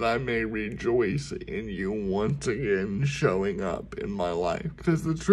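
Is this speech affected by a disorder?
Yes: cerebral palsy; speaks slower at times.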